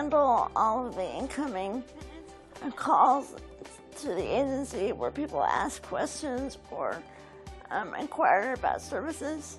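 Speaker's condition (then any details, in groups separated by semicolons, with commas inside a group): Cerebral palsy; unable to walk; mild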